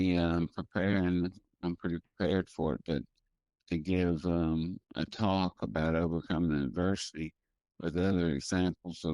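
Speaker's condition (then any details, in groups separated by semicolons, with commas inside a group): Primary progressive multiple sclerosis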